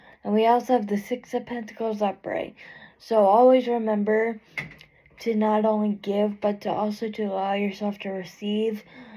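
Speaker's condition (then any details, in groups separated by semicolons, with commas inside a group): Cerebral palsy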